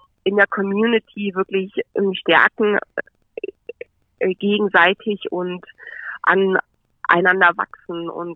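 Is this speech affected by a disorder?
Yes: stuttering; persistent stuttering with fluent and harder phases, joined Stotterer Selbsthilfe relatively early; currently fairly fluent phase, audible on phone call; always present, sometimes hits limits, takes longer, more with group speaking, English online seminars hardest; here repeated sounds.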